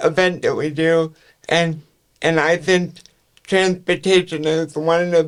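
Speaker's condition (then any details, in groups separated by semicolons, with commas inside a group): Cerebral palsy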